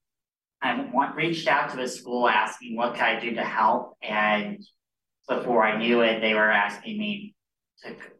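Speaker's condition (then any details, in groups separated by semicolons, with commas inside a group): Cleft lip and palate; born with cleft lip and cleft palate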